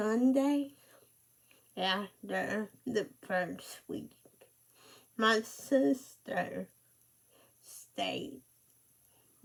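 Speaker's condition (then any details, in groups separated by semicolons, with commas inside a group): Cerebral palsy; speech affected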